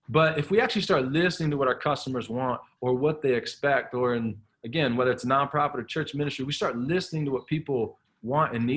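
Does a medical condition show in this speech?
No.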